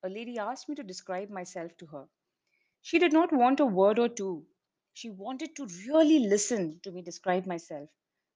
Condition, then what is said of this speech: No condition.